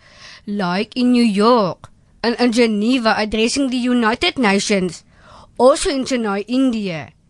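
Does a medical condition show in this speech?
Yes: Down syndrome; trisomy 21, present from birth in Bloemfontein, no speech therapy or physiotherapy in infancy, stimulated by mother; adult, about 35 years since birth.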